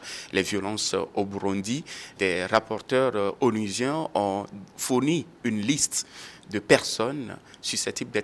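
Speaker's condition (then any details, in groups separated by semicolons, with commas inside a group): No condition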